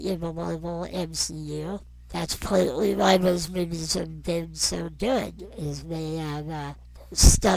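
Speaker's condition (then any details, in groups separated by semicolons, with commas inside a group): Non-progressive muscular dystrophy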